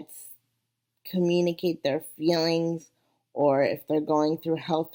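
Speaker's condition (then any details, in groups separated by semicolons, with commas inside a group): Cerebral palsy; wheelchair user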